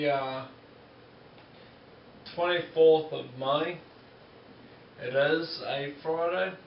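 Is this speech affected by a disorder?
Yes: multiple sclerosis.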